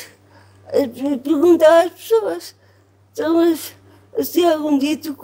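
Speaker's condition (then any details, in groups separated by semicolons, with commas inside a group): Cerebral palsy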